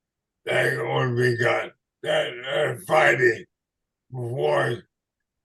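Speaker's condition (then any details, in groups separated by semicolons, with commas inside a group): ALS/MND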